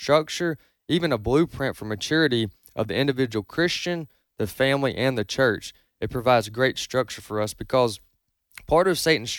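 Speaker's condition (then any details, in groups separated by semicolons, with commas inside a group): No condition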